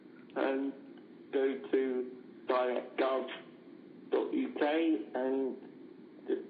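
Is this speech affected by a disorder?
Yes: cerebral palsy; neurological condition, does not drive, needs support worker.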